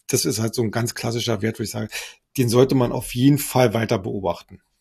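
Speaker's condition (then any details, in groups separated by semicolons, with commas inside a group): No condition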